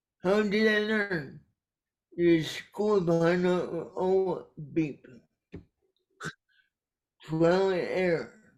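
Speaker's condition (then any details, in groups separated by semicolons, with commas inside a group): Cerebral palsy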